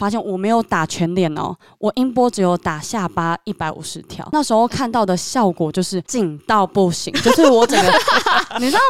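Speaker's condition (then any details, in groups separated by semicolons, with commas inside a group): Cleft lip and palate, submucous cleft palate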